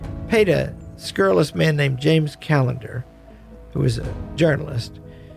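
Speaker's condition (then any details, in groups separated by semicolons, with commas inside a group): No condition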